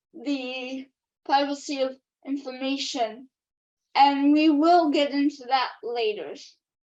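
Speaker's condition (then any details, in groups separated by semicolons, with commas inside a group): Cerebral palsy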